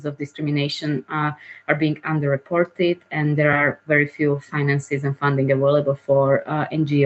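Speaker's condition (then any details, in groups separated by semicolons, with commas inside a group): No condition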